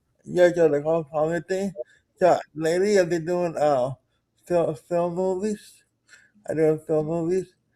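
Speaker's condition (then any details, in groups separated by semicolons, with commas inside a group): Cerebral palsy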